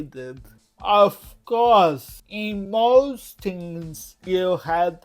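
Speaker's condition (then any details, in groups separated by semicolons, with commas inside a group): Cerebral palsy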